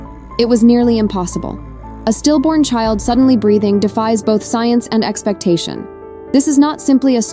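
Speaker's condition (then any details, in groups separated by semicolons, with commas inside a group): No condition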